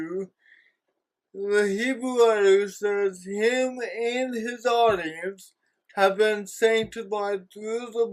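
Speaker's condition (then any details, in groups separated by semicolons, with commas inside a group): Cerebral palsy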